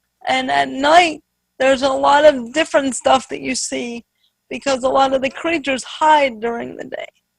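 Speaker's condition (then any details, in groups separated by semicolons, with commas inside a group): Spastic quadriplegic cerebral palsy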